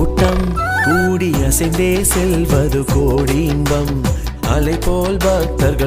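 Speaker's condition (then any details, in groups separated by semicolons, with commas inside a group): No condition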